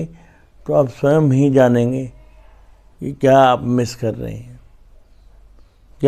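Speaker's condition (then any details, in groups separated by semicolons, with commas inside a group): Cerebral palsy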